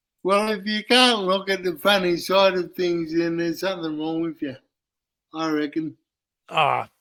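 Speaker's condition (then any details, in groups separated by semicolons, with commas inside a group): Cerebral palsy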